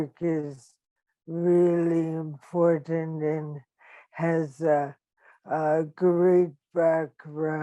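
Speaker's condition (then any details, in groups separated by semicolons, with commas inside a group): ALS; operation six months ago, then intensive care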